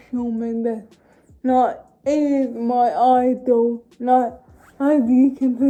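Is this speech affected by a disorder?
Yes: cerebral palsy.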